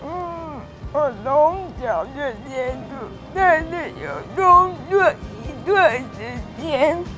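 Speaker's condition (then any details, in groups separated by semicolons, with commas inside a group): Cerebral palsy; limbs affected, hands lack fine control and range of movement, restricted by muscle tone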